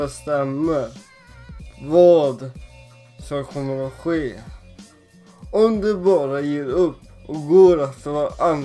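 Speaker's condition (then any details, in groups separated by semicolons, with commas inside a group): Cerebral palsy; atypical speech, sometimes mistaken for drunk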